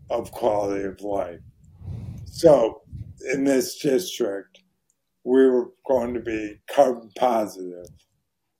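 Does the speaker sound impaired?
Yes: ALS; probably hereditary, father and uncle died of ALS; voice very hoarse.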